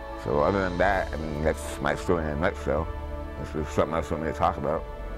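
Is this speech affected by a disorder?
Yes: traumatic brain injury, partial tongue loss; combat blast, lost 60% of tongue, jaw and tongue rebuilt; about 35 surgeries; feeding tube after injury, speech therapy, now eating.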